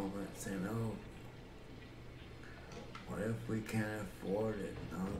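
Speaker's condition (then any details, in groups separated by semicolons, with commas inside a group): Cerebral palsy; affects muscle coordination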